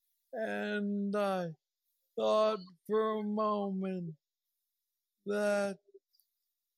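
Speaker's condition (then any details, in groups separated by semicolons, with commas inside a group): Parkinson's disease; young onset at 35, neurostimulator brain implant after 2 years, works like brain pacemaker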